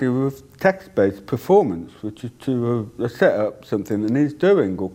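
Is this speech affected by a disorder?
Yes: deafness; cannot hear own voice.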